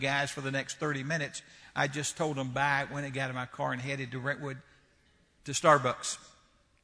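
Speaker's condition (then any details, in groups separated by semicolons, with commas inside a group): No condition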